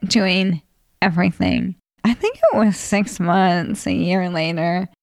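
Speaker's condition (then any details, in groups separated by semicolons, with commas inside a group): ALS; voice changing and declining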